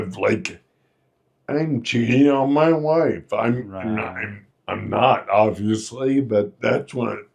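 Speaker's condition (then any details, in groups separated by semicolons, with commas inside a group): Friedreich's ataxia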